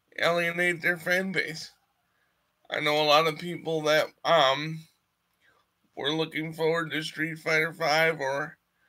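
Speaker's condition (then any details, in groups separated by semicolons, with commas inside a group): Cerebral palsy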